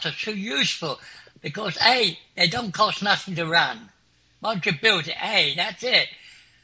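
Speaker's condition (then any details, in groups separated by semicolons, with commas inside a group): Clinically deaf; clinically deaf since school age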